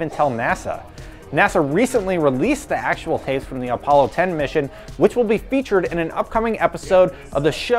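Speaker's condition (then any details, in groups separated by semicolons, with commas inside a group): No condition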